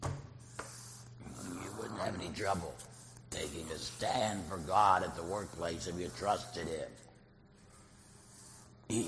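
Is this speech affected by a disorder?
Yes: laryngectomy; total laryngectomy after cancer recurrence, voice prosthesis.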